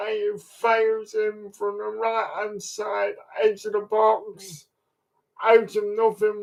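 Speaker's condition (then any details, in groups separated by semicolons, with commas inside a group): Cerebral palsy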